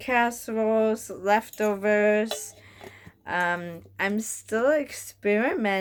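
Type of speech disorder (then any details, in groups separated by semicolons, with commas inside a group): Bulbar dysarthria; bulbar onset ALS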